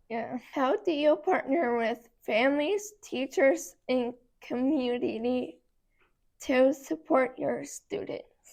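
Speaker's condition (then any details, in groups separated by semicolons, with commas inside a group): Cerebral palsy; hard to talk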